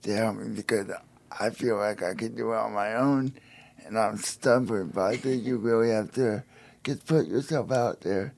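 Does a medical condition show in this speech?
Yes: spastic quadriplegia cerebral palsy; wheelchair user.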